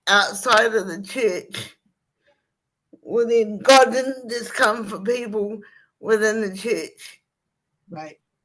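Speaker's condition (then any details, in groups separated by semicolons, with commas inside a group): Cerebral palsy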